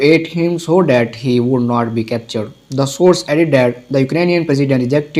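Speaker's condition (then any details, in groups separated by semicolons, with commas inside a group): No condition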